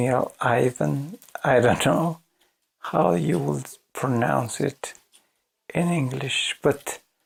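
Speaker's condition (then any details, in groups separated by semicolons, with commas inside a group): ALS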